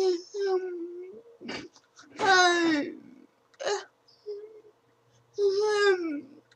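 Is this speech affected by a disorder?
Yes: cerebral palsy.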